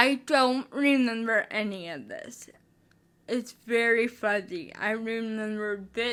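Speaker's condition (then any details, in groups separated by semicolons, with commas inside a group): Spastic cerebral palsy, mixed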